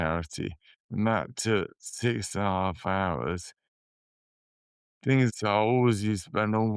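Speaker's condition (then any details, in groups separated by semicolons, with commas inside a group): Motor neurone disease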